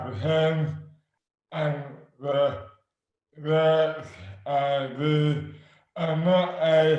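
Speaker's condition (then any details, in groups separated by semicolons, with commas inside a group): Dystonia; affects hands and speech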